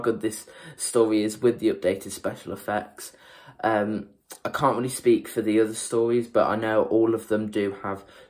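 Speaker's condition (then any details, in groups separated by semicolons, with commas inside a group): No condition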